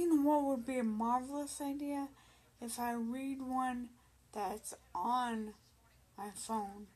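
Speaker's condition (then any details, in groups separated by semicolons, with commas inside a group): Brain injury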